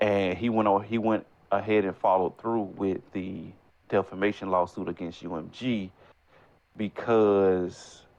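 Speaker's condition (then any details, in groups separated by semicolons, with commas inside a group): No condition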